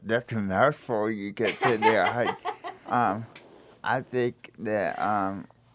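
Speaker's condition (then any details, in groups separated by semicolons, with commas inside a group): Spastic quadriplegia cerebral palsy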